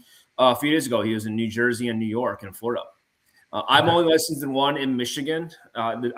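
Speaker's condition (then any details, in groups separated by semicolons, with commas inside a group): No condition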